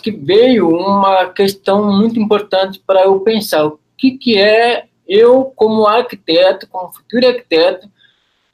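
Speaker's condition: Congenital deafness, Usher syndrome; born deaf, Usher syndrome affecting vision and hearing, same condition as brother Thierry; learned to hear and lip read, struggles to follow fast communication; relied more on hearing than lip reading

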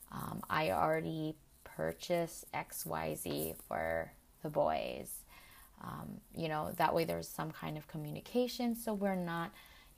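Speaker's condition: No condition

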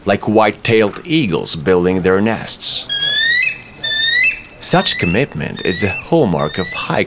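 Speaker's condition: No condition

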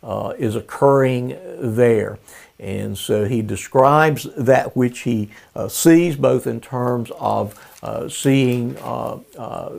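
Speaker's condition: No condition

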